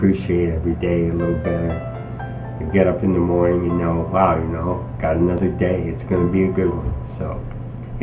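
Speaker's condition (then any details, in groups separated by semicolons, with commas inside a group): ALS; onset in arms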